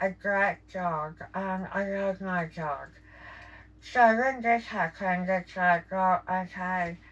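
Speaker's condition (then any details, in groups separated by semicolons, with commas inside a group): Jaw cancer surgery; tracheostomy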